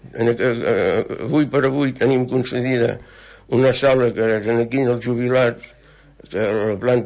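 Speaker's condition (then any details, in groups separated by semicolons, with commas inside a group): Parkinson's disease; weekly supervised table tennis program, Cert Tenis Taula with Àrea Bàsica de Salut de l'Escala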